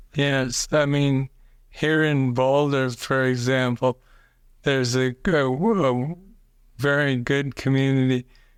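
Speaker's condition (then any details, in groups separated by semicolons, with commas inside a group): Parkinson's disease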